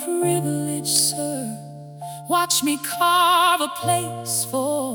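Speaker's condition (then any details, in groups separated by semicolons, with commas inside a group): No condition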